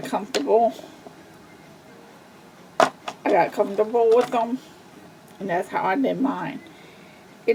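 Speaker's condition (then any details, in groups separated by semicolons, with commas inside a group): Cerebral palsy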